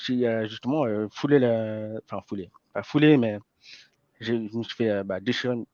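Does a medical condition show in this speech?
Yes: hearing impairment from birth; congenital hearing loss, diagnosed around age 4, lip reading since birth, school to learn spoken French; learned to speak at age 4, slight effect on speech noticeable now and then.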